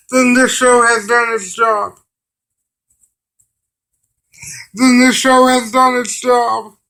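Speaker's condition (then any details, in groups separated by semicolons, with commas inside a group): Cerebral palsy; brain damage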